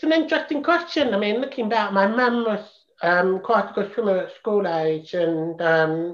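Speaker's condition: Profound deafness; congenital

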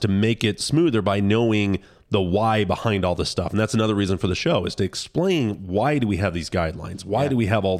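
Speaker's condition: No condition

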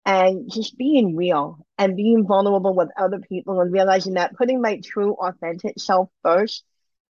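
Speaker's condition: Bilateral cleft lip and palate; about 20 surgeries from 3 months to mid-20s

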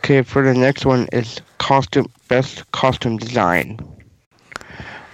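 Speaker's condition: Down syndrome

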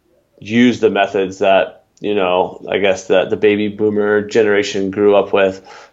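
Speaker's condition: No condition

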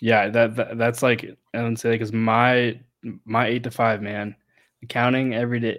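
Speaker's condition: Stutter; natural stutter since childhood, speech therapy when younger; repeated sounds, repeated words

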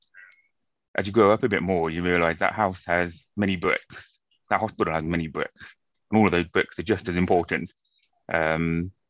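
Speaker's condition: Profound deafness, acquired from meningitis; later cochlear implant with rehabilitation

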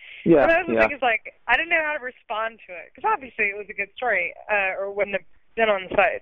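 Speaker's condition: No condition

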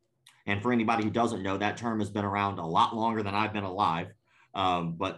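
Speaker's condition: Cleft palate; congenital cleft palate

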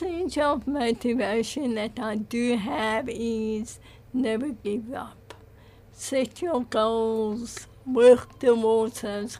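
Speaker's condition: Cerebral palsy; present from birth, caused by lack of oxygen to brain; others asked if drunk or why speech sounded funny

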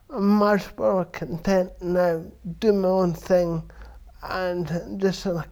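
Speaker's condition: Cerebral palsy; from birth

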